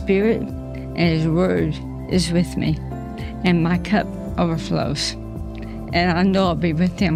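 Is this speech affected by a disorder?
Yes: ALS; voice problems, cannot sing, lacks energy.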